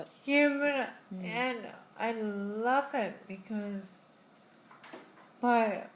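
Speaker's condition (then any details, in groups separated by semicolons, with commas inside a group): Friedreich's ataxia; diagnosed in childhood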